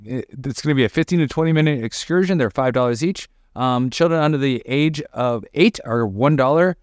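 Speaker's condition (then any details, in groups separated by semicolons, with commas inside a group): No condition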